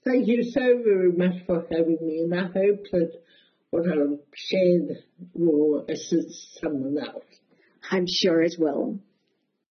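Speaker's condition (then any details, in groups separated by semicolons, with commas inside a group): Cerebral palsy, mild; speech affected a bit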